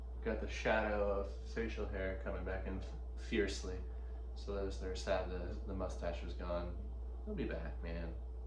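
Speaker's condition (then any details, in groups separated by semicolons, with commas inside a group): No condition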